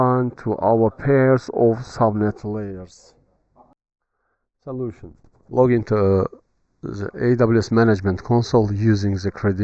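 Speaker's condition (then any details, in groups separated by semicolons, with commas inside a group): No condition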